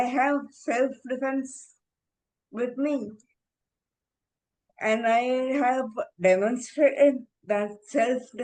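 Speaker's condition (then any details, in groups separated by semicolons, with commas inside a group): Encephalitis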